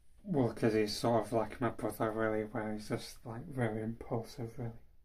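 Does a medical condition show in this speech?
Yes: cerebral palsy.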